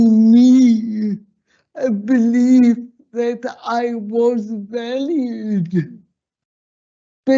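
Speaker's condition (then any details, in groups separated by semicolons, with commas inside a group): Slurred speech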